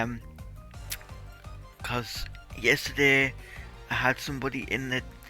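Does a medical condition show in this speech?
Yes: cerebral palsy; tight muscles.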